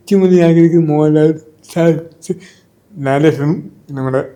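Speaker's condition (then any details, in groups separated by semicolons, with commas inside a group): Cerebral palsy; from birth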